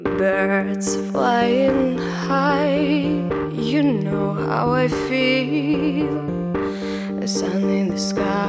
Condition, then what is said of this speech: No condition.